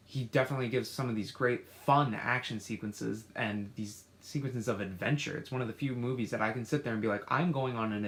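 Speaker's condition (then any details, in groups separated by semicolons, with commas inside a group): No condition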